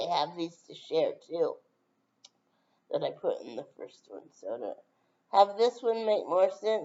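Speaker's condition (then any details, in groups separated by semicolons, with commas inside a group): Brain injury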